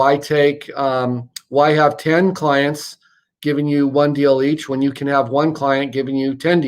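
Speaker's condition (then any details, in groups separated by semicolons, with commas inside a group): No condition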